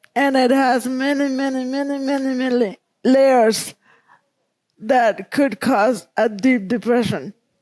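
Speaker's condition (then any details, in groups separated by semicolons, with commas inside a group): Cerebral palsy; present from birth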